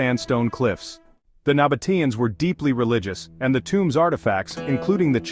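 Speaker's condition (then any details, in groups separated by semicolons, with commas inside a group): No condition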